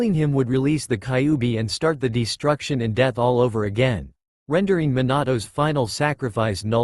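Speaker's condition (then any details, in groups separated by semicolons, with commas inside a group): No condition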